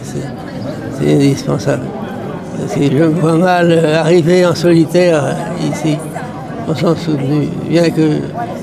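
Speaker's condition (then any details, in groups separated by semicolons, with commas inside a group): Parkinson's disease; pesticide exposure over 27 years at Coralis Cooperative, skin and inhalation, weakened bones, pronounced stooped posture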